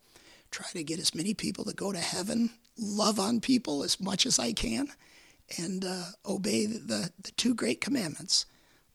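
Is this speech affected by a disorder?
Yes: repeated vocal cord surgery; 19 vocal cord surgeries, 25 surgeries total, Hodgkin's lymphoma diagnosed at age 36, cancer three times.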